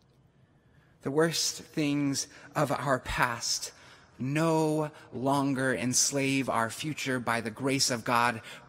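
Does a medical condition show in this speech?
No.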